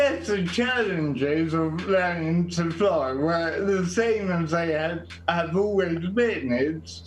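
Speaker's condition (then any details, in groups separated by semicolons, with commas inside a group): Quadriplegic cerebral palsy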